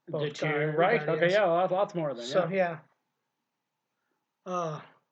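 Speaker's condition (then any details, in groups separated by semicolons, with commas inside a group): No condition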